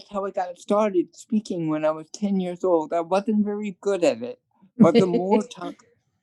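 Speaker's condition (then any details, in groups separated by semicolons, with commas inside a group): Cerebral palsy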